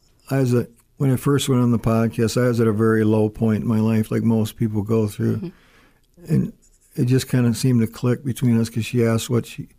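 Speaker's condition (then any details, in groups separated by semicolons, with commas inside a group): Parkinson's disease; stutters and stammers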